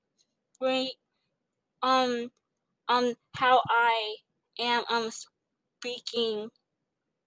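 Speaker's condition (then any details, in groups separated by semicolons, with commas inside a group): Stuttering; voice sounds young; repeated words, blocks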